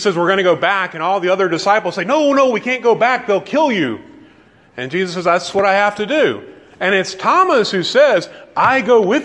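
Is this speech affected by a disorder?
No.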